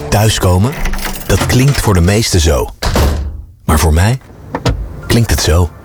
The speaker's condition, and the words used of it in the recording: No condition.